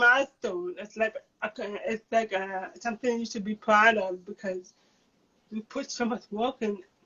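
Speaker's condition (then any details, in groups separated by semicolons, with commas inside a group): Cerebral palsy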